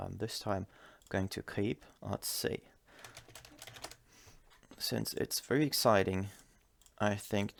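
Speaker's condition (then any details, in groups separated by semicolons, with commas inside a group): No condition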